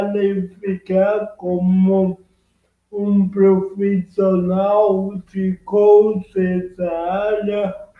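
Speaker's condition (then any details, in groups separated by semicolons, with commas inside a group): Cerebral palsy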